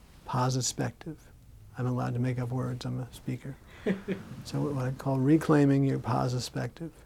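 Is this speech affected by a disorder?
Yes: Parkinson's disease; diagnosed about 14 years before recording; some speech issues, ice water harms vocal cords, drinks warm water, speech therapy judged unnecessary.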